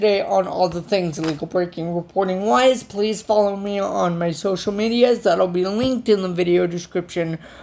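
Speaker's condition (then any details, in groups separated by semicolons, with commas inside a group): Cerebral palsy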